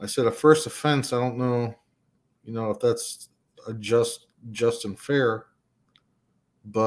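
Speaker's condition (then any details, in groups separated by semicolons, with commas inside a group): No condition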